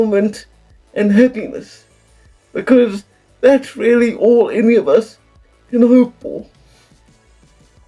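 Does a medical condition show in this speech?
Yes: quadriplegic cerebral palsy, severe.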